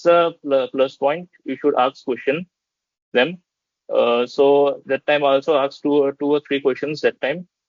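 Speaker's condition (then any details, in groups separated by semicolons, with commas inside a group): No condition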